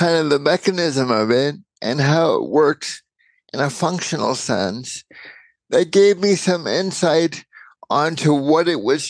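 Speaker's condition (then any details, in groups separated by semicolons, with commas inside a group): Cerebral palsy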